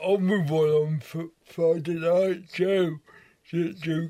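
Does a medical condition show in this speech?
Yes: cerebral palsy; finds some words hard to say, difficulty with ch sound.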